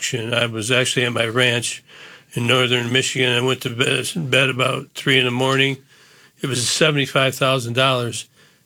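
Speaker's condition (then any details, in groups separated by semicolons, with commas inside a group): Parkinson's disease; early posture and neck problems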